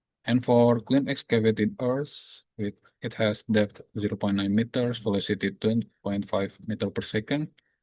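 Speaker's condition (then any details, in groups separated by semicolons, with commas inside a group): No condition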